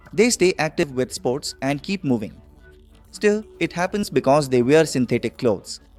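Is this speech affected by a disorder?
No.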